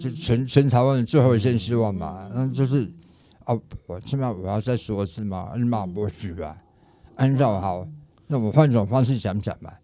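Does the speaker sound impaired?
Yes: tongue cancer, stage 4 tongue cancer and parotid cancer; stage four tongue cancer, recovered; cancer-free after treatment; daily pronunciation practice after recovery, now speaks clearly, called a miracle by others.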